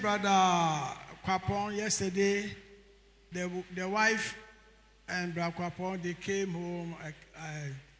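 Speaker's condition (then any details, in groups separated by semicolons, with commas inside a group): No condition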